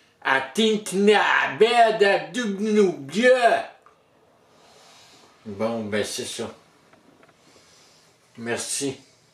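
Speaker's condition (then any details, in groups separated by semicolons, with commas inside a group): Traumatic brain injury; surgery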